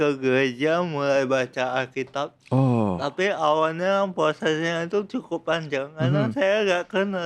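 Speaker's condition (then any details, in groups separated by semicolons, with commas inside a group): Cerebral palsy; from birth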